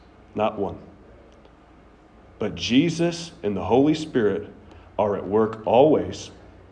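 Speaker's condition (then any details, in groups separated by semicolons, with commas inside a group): No condition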